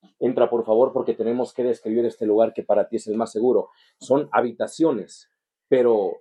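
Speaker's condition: No condition

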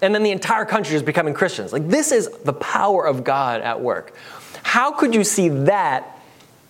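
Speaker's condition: No condition

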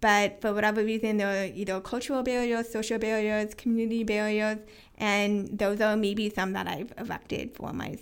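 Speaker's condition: Hearing loss with cochlear implants; bilateral cochlear implants, first implant at age 18, not born deaf, born with some hearing, formerly FM systems with hearing aids; many years with bilateral cochlear implants, more disabled when implants malfunction; pretty good speech and listening comprehension in childhood, kept on speech path

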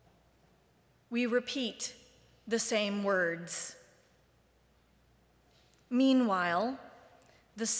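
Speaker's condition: No condition

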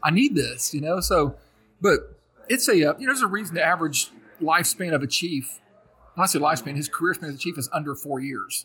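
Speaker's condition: No condition

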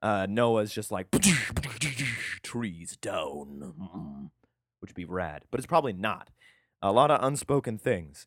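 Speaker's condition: No condition

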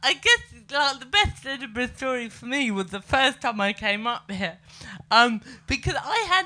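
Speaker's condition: Cerebral palsy; able to speak and move

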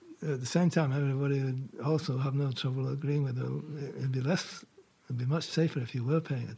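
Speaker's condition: Parkinson's; diagnosed about 4 years ago; no typical shaking, very focused walking, symptoms held off through meditation, wife Laurie does 95% of chores

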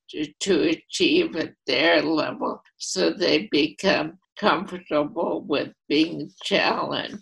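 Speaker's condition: ALS, primary lateral sclerosis; voice affected

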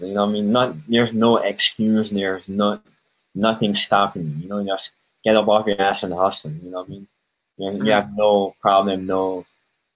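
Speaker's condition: Cleft palate; congenital cleft palate

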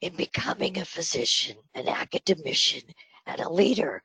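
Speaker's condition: Spasmodic dysphonia; on Botox treatment

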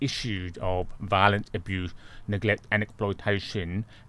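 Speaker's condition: Deafness, born deaf

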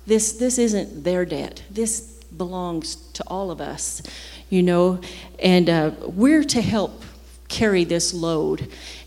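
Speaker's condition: No condition

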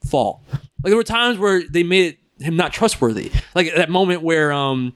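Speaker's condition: No condition

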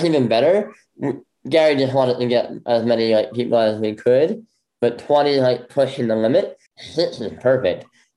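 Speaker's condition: Bilateral cleft lip; congenital bilateral

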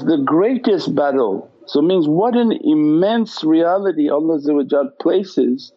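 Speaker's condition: No condition

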